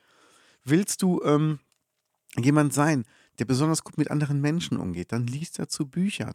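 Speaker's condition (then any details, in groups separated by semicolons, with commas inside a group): No condition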